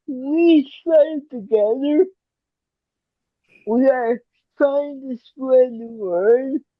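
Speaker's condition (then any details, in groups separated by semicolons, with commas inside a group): Cerebral palsy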